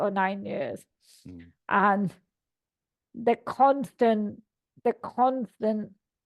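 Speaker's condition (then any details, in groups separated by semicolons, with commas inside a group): Cerebral palsy; all four limbs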